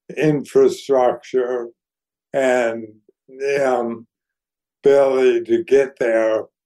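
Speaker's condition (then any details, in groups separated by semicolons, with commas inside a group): ALS; voice somewhat compromised by disease, audibly affected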